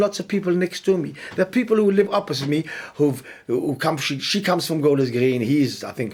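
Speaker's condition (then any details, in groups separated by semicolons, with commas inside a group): No condition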